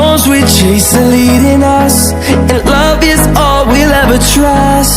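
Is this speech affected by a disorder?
No.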